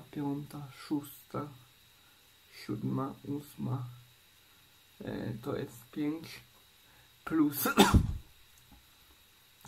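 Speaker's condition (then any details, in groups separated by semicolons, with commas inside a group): Cerebral palsy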